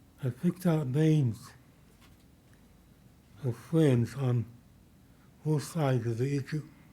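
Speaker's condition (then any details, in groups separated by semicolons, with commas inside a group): Parkinson's disease; new medication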